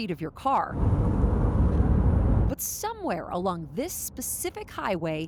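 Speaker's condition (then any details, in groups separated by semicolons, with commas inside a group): No condition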